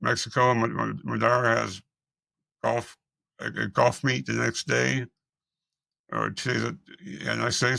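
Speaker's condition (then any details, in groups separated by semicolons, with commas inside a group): Multiple system atrophy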